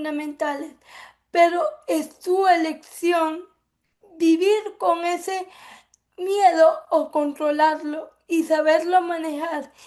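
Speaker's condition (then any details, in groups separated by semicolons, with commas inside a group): Cerebral palsy; from birth; affects speech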